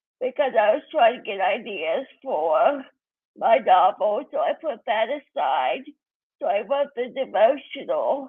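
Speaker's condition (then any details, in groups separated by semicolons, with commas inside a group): Cerebral palsy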